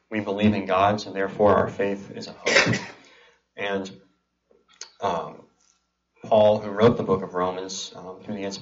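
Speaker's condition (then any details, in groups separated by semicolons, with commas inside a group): Cleft palate and cleft lip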